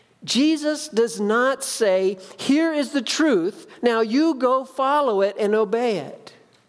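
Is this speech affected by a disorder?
No.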